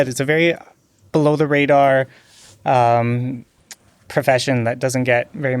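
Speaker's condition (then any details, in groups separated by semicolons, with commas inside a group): No condition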